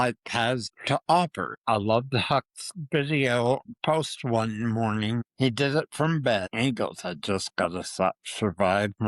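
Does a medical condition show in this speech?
Yes: Parkinson's disease.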